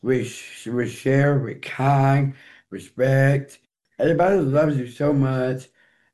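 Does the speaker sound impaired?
Yes: Down syndrome; congenital, 14-year-old boy, may pick things up more slowly per father.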